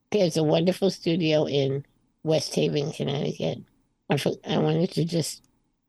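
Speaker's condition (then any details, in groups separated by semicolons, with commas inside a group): Spinal muscular atrophy type 2; slightly progressive since 20s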